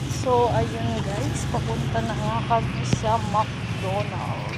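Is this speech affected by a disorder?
No.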